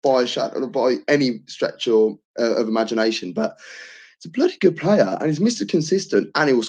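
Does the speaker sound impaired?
No.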